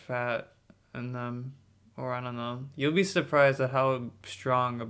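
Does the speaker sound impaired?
No.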